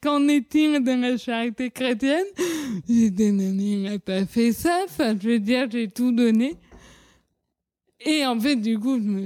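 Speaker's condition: Cerebral palsy; childhood speech

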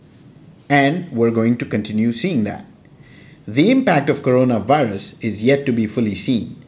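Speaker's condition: No condition

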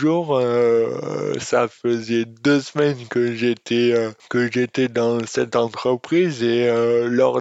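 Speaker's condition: Dystonia; congenital

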